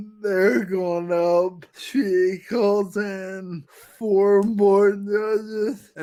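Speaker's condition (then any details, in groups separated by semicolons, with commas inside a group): Friedreich's ataxia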